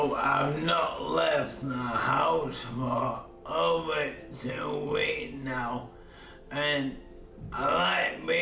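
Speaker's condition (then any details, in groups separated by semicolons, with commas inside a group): MND; early slurring, deteriorated, voice banked, swallowing checked, expects speech loss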